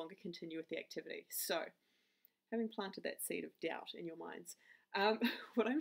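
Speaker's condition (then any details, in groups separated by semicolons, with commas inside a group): No condition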